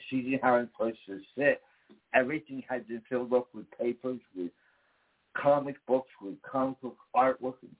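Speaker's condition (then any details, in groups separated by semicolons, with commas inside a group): Damaged vocal cord; about 40 years since injury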